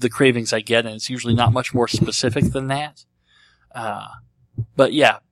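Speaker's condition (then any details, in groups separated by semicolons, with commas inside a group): Cleft lip and palate; treated as a baby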